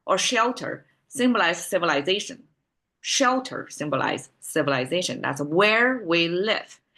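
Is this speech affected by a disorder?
No.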